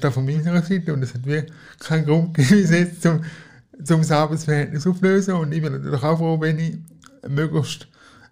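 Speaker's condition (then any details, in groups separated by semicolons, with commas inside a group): Cerebral palsy; from birth, physical not cognitive, wheelchair user, needs daily help, IV assistance model nearly 10 years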